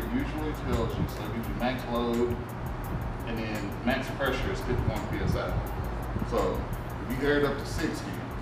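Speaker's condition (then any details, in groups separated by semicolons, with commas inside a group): No condition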